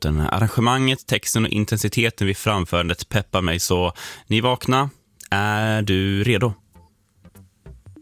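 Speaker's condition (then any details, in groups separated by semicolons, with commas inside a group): No condition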